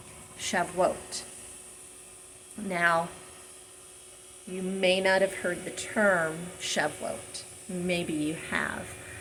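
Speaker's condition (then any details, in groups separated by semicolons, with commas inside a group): No condition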